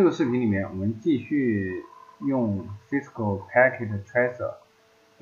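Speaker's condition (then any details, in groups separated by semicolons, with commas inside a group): No condition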